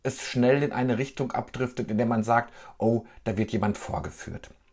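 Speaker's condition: No condition

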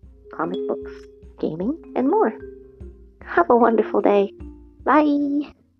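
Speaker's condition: No condition

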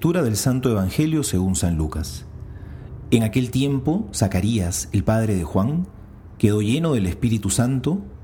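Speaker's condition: No condition

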